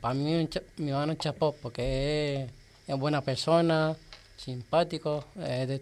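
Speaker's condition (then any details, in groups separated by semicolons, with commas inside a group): Down syndrome; age 32, no medication, independent in daily life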